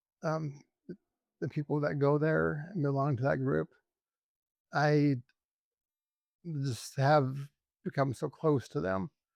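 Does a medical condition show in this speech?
Yes: ALS; genetic form; voice still present, voice banked, attends speech therapy.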